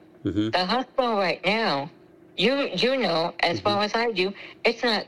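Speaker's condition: Spinal muscular atrophy; congenital, ventilator

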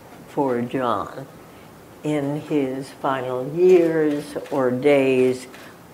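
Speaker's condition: Spasmodic dysphonia; could not talk for 4 months before diagnosis

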